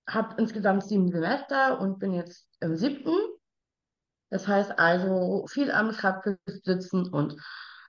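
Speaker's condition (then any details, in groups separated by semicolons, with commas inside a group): Down syndrome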